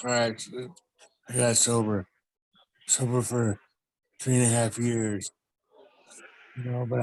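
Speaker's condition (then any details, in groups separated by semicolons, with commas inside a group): Traumatic brain injury; car crash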